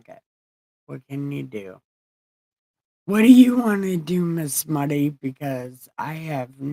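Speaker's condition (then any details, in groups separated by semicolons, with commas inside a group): Brain injury; brain surgery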